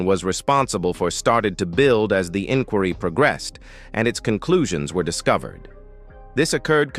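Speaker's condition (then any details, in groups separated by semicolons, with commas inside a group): No condition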